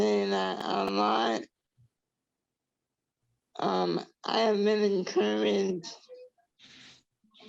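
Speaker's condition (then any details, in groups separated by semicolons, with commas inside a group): Traumatic brain injury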